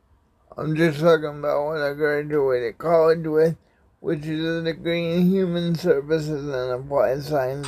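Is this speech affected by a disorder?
Yes: cerebral palsy; from birth.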